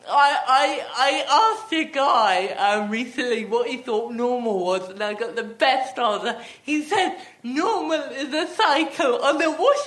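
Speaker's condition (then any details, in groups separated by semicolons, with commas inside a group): Athetoid cerebral palsy; with myotonia and ataxia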